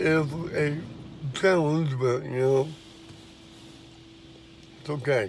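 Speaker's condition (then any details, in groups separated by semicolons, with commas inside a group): Dystonia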